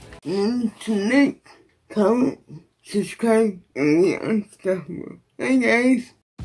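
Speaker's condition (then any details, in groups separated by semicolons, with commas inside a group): Cerebral palsy; wheelchair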